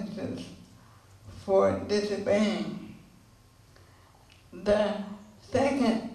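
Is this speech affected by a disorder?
Yes: cerebral palsy; since birth, unable to run.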